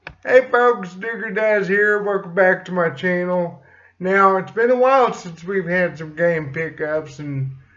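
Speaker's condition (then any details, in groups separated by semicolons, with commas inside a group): Cerebral palsy; slight speech impediment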